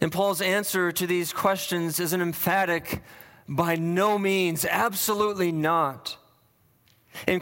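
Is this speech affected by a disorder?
No.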